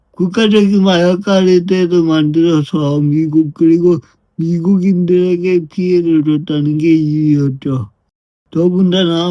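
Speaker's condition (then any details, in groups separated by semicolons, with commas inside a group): Brain lesion disability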